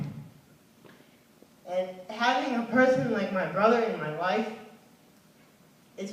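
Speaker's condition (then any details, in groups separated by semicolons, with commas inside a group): Cerebral palsy; uses wheelchair, chronic muscle weakness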